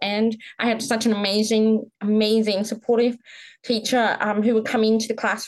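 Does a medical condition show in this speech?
Yes: profound deafness, congenital, profound; born profoundly deaf, right cochlear implant since infancy, left cochlear implant also; did not enjoy wearing both implants, poor experience with left implant, implant hidden by hair; speech considered pretty good, often assumed hearing, often mistaken for British accent.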